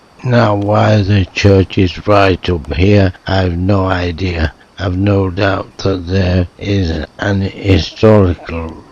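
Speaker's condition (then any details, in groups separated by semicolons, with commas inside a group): Motor neuron disease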